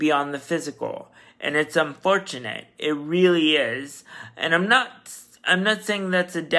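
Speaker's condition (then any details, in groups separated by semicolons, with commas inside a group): Cerebral palsy, spastic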